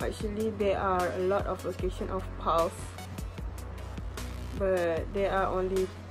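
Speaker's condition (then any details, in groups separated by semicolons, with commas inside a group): No condition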